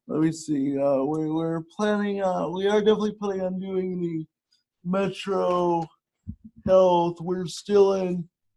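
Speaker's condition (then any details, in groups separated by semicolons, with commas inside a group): Cerebral palsy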